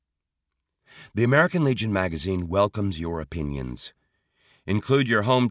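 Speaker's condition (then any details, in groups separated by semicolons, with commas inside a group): No condition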